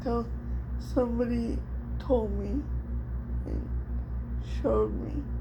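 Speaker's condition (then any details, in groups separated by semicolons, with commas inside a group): Cerebral palsy; dystonia in hands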